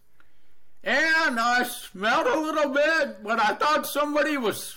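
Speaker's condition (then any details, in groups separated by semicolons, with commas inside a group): Deafness, Neurofibromatosis Type 2; first half deaf, then 2 months of no hearing, then amplifier gave some hearing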